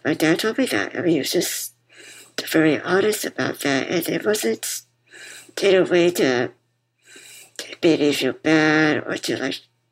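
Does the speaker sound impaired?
Yes: muscular dystrophy; diagnosed as toddler, uses wheelchair; wears bipap machine to help breathe, relies on others for most daily activities; bipap machine audible throughout conversation.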